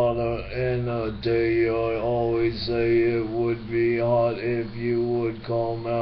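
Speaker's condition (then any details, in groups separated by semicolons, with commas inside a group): Brain injury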